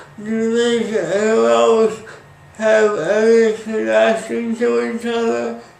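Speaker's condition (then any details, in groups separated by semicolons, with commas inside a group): Speech impairment after birth surgery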